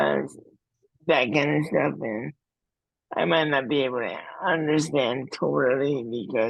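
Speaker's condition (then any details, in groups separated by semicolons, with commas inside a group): Cerebral palsy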